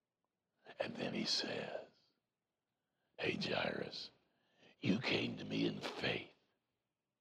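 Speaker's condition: Voice box removal needed; voice box removal advised, saw doctor for more details

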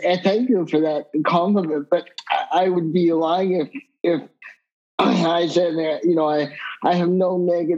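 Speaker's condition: Cerebral palsy; wheelchair user

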